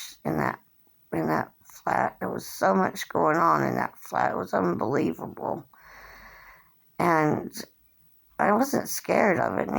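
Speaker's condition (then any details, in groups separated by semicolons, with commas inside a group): Cerebral palsy; since birth, hand tremors; age 57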